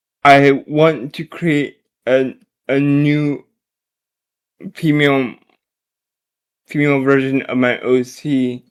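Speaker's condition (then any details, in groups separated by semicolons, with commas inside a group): Generalized dystonia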